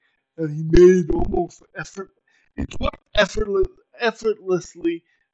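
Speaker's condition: Cerebral palsy; uses power wheelchair

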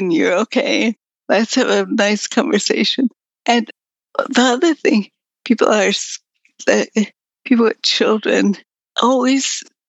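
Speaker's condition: Progressive multiple sclerosis; quadriplegic, walker to scooter to wheelchairs, talking harder as disease progressed

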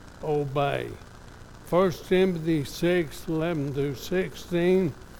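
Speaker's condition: ALS; father died of same disease, diagnosed by doctor in Lubbock, second opinion in Dallas; diagnosed 2.5 months ago, more physically limited than a year ago, progressing; somewhat affected, evident today

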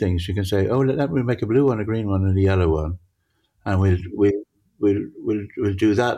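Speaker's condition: Parkinson's; grouped objects merge together

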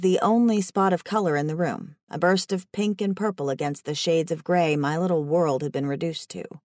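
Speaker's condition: No condition

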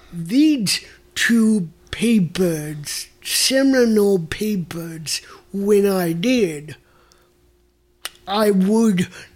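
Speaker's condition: Mild cerebral palsy; mild cerebral palsy from birth, non-progressive, mostly right side, 99 days in NICU, stiffens in cold; unconsciously spits when talking, slightly higher-pitched than typical male voice, voice reveals disorder, mistaken for drunk

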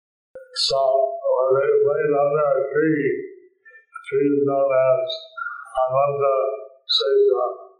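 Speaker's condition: Stroke with facial paralysis; half the face paralyzed; about 15 years since stroke; speech hard for some listeners to understand, another person repeats speech for listeners

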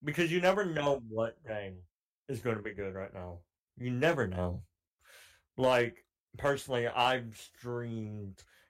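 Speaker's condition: Cleft palate; cannot say certain words

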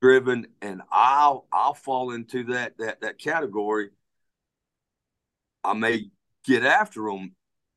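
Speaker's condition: Speech impediment (stutter); onset at age six after parents' separation, trauma-linked per speech pathologist, seen by speech pathologist; stutter still present in adulthood, severity varies; fluent at times, other times blocks, cannot get anything out, likens self to Mel Tillis; repeated words

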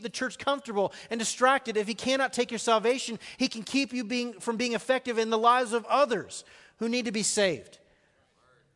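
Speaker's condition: No condition

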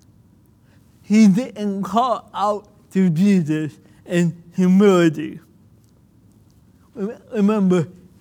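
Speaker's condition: Cerebral palsy; listeners may need to rewind

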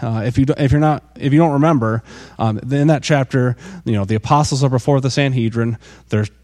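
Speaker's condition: No condition

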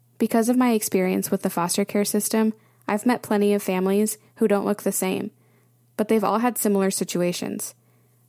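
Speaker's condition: No condition

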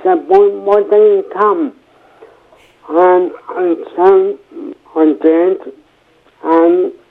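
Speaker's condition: Cerebral palsy, mild

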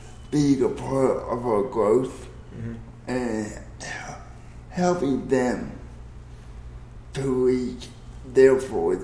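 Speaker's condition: Cerebral palsy

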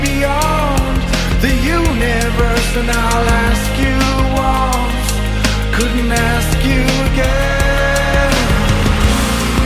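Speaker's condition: No condition

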